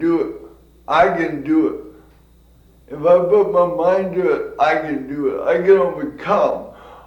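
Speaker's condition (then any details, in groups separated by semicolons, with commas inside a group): Cerebral palsy; from birth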